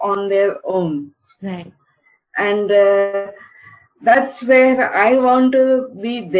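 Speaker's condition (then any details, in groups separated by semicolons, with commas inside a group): Cerebral palsy; mild speech problem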